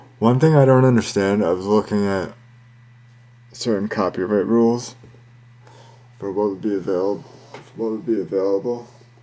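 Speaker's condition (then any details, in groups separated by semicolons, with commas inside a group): Cerebral palsy, spastic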